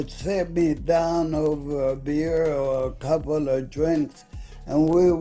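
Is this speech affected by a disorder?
Yes: ALS.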